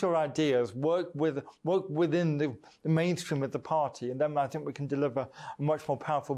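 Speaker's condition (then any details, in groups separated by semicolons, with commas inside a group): Cerebral palsy, mild; strangulated voice, less clear on recordings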